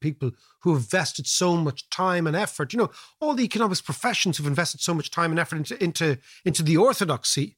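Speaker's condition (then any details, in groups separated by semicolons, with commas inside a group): No condition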